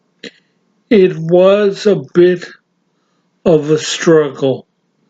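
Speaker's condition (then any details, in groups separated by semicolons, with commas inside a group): Severe brain injury; severe, ataxia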